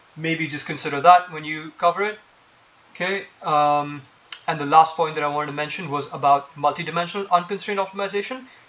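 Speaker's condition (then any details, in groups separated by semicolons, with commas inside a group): No condition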